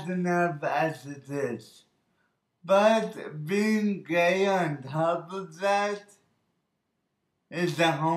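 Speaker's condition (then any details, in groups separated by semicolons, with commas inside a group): Birth oxygen deprivation brain injury; damaged speech and fine motor areas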